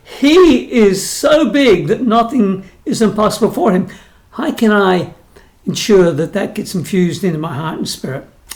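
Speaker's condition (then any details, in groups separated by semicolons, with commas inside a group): No condition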